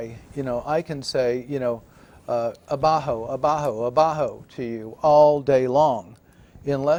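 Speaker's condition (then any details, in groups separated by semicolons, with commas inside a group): No condition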